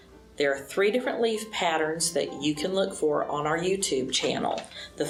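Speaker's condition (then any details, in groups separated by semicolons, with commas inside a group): No condition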